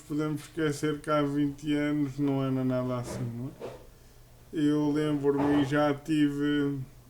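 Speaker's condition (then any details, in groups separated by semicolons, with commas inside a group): Cerebral palsy; uses a wheelchair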